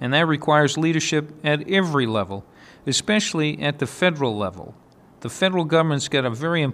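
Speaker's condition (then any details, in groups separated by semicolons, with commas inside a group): No condition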